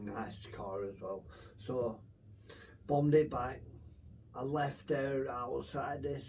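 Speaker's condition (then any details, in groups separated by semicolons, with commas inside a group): Brain infection with surgery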